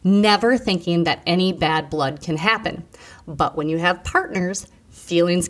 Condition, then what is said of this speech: None; typical speech.